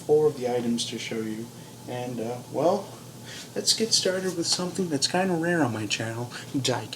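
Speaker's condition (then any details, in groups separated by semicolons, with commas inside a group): No condition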